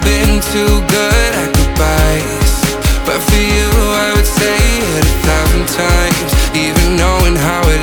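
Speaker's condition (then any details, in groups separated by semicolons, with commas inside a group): No condition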